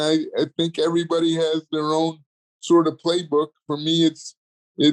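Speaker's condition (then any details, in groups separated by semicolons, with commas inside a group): Cerebral palsy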